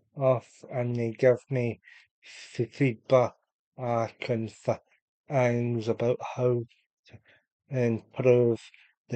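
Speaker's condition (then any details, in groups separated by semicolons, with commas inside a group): Cerebral palsy; unable to walk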